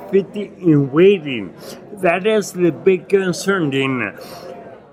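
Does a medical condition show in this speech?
Yes: acquired ataxia with dysarthria; Lance-Adams syndrome, brain damage after Legionnaires' pneumonia from contaminated jacuzzi, 12-day induced coma, onset at 39; not progressive, myoclonus, impaired balance and hand coordination, no cure or medication offered; hard to speak and articulate, chest heaviness when speaking, bites tongue 2-3 times daily eating.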